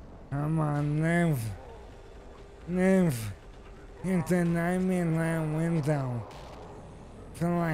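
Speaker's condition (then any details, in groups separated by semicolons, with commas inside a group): ALS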